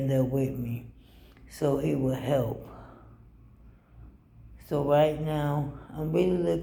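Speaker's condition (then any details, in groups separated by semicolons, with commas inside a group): ALS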